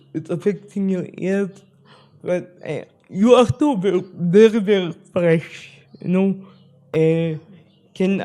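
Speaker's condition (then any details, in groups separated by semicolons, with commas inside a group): Spastic cerebral palsy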